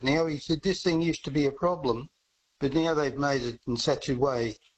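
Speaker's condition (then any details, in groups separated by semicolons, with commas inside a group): Parkinson's; linked to past backyard paraquat spraying over 25 years ago; brief word slip before saying paraquat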